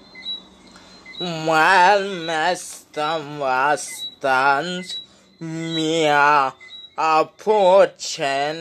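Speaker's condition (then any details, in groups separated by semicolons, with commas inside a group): Speech impediment; no speech therapy yet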